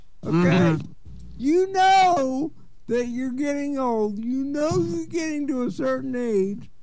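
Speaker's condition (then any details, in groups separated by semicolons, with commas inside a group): Cerebral palsy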